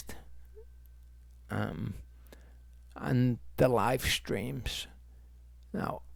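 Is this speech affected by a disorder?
Yes: multiple sclerosis; progressive form, irreversible nerve damage; extremely rapid progression, no recovery periods, typing very difficult; difficulty speaking any words, no longer able to teach.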